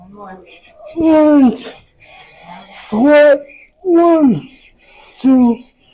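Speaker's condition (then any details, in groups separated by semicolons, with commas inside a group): Traumatic brain injury; voice affected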